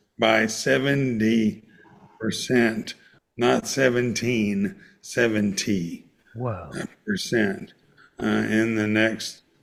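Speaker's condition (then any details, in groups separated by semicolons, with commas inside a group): ALS; motor neuron disease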